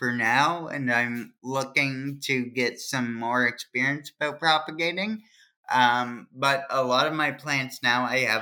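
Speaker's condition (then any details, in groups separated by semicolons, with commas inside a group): Cerebral palsy; from birth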